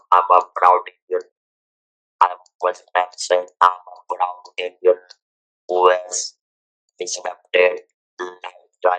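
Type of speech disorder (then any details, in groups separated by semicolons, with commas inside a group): Electrolarynx speech; throat cancer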